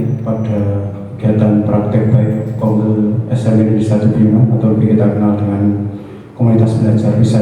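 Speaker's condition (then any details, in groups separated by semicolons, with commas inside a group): No condition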